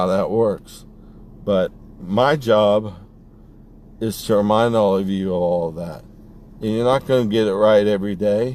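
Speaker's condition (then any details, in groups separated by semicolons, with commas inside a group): ALS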